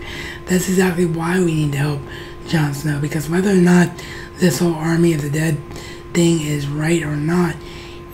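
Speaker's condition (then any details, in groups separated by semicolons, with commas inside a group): Cerebral palsy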